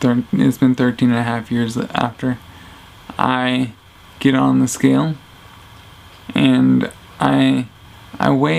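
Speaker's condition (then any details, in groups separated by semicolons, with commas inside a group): Traumatic brain injury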